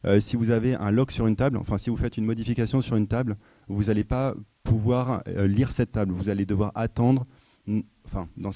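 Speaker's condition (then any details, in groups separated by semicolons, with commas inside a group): No condition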